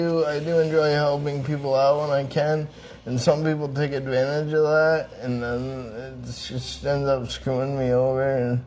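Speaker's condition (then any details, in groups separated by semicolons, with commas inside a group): Traumatic brain injury; whole brain swollen first year; injury about five or six years ago; stuttering, unclear speech, pausing and deep breath help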